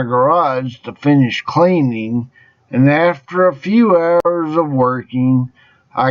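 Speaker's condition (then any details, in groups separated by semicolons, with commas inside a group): Traumatic brain injury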